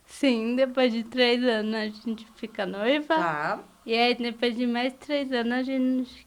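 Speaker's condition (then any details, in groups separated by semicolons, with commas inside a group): Cerebral palsy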